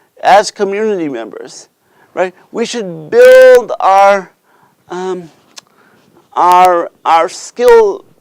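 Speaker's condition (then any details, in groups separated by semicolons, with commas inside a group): Cerebral palsy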